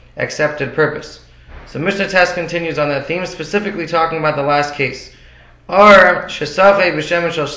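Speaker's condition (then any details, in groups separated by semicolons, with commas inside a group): No condition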